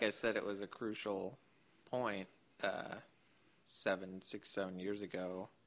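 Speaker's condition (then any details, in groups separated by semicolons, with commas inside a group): Duchenne muscular dystrophy; terminal, progressive muscle disease, smuggled steroids in sixth grade, physical therapy; age 28, past usual life expectancy of 21, stem cell therapy in Costa Rica since about six years ago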